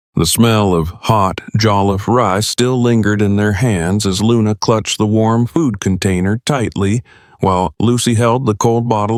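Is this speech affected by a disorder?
No.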